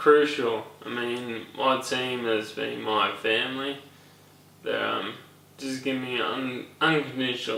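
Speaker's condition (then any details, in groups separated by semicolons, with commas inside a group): Brain injury; caused by accident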